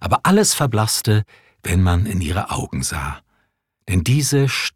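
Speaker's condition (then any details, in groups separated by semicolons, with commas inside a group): No condition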